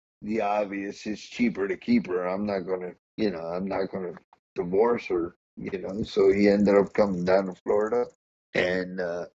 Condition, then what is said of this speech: Cerebral palsy. Listen, you got a lot of gifts. You can see, you can speak, you can hear, and you're nowhere near a vegetable.